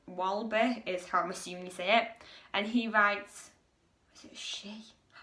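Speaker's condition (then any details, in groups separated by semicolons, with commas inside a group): No condition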